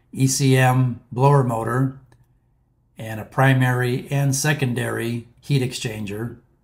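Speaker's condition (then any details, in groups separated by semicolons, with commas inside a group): No condition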